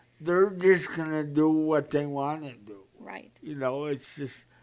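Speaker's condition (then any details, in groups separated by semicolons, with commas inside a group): Cerebral palsy; present from birth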